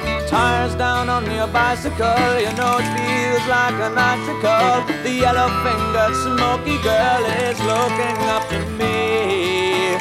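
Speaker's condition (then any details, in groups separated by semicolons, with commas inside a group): No condition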